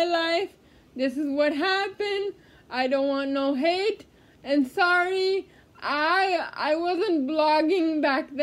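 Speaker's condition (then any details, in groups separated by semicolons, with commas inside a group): Cerebral palsy; speech therapy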